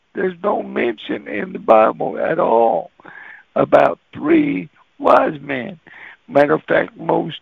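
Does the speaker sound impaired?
Yes: cerebral palsy; can't talk plain when nervous.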